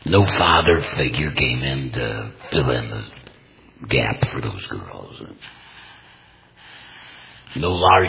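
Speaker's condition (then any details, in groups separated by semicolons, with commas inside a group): Total laryngectomy, complete laryngectomy, voice prosthesis; microphone setup worked out for him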